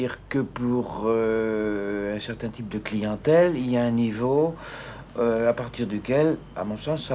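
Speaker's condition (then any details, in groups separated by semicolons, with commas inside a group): No condition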